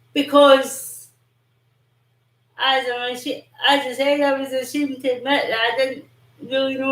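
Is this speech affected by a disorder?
Yes: cerebral palsy.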